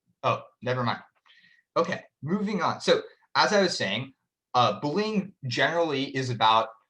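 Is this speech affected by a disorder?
No.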